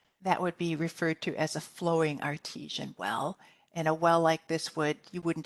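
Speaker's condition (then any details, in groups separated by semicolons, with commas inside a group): No condition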